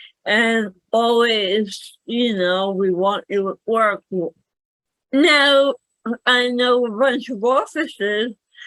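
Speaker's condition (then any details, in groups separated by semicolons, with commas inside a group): Cerebral palsy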